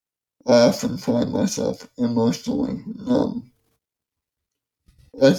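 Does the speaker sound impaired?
Yes: ALS; ALS diagnosed at age 27, gradual changes before diagnosis, nervous system disease weakening muscles; speech affected, mouth function impaired, affects reading aloud.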